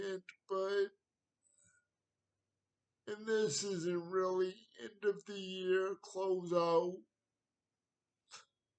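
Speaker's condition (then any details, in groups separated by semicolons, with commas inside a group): Cerebral palsy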